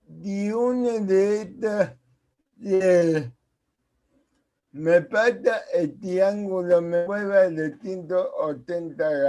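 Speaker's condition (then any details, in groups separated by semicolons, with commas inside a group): Cerebral palsy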